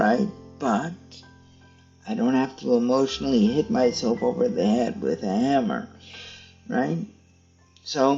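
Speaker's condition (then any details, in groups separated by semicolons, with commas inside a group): Cerebral palsy; stiff muscles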